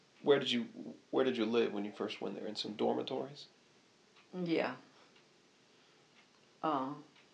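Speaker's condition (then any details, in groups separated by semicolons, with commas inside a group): No condition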